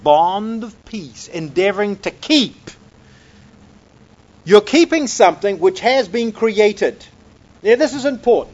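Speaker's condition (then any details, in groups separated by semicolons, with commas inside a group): No condition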